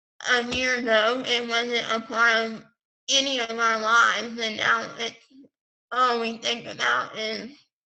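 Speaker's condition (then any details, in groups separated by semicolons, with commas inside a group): Pompe disease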